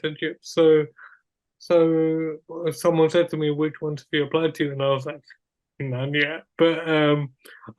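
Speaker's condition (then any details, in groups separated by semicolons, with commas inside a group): Cerebral palsy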